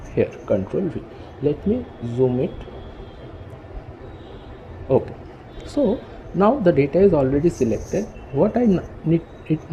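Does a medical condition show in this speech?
No.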